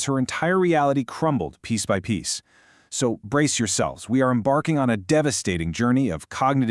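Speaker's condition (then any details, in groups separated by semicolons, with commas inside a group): No condition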